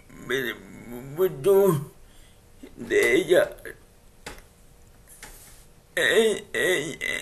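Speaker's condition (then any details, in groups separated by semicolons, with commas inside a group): Cerebral palsy; wheelchair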